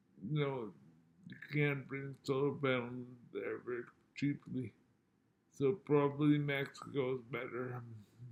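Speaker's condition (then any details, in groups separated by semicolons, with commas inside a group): Multiple sclerosis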